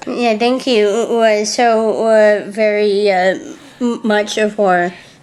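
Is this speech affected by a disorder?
Yes: Down syndrome; lifelong, three copies of the 21st chromosome; age 34.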